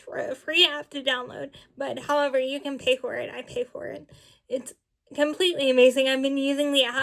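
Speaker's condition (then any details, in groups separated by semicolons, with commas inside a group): Cerebral palsy, spastic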